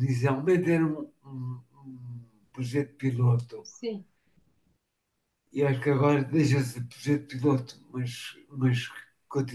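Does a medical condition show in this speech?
Yes: machado-Joseph disease (sca3).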